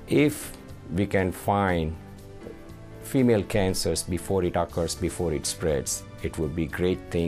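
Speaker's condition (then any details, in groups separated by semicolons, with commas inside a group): No condition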